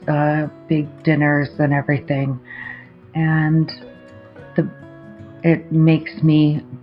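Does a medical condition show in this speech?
Yes: aphasia after stroke; in recovery, in speech therapy, aphasia improving; aphasia getting a lot better, choir singing lost with aphasia.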